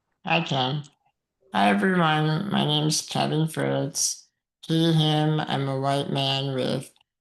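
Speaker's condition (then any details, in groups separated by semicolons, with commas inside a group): Muscular dystrophy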